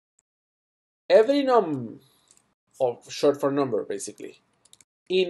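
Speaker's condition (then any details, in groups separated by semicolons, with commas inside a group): No condition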